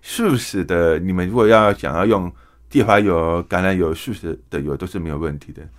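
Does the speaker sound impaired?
Yes: hearing impairment.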